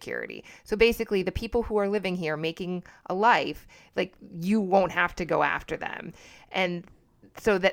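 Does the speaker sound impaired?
No.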